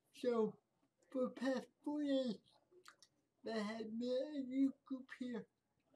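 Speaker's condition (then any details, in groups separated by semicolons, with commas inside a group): Cerebral palsy; speech affected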